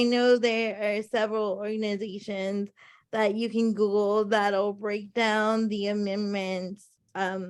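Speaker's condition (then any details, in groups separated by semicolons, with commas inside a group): Cerebral palsy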